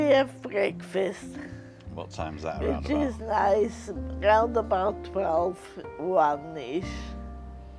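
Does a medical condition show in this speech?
Yes: multiple sclerosis; worsening over recent years, previously had chemotherapy-type treatment.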